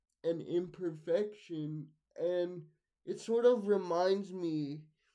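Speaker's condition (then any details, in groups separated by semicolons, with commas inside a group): Cerebral palsy, mixed, mild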